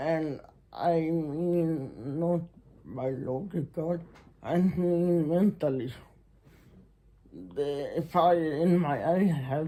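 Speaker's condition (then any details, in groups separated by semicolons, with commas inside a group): Muscular Parkinson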